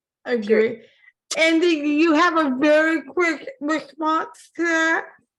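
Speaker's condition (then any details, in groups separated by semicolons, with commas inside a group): Cerebral palsy; impaired speech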